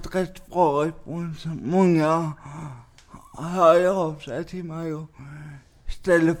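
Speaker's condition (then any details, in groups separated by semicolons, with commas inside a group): Cerebral palsy; lifelong cerebral palsy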